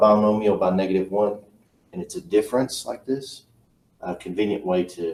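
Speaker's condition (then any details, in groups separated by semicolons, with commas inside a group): No condition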